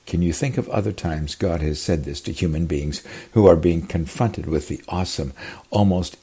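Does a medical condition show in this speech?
No.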